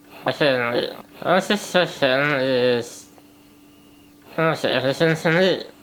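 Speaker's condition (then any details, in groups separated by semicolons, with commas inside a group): Spinal muscular atrophy type 1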